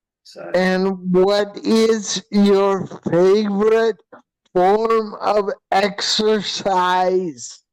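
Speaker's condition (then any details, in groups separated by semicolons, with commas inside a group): Hydrocephalus with shunt failure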